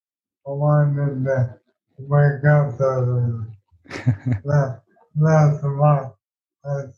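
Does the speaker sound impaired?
Yes: ALS.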